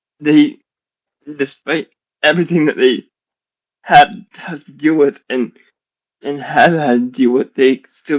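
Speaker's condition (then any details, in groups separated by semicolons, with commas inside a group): Generalized dystonia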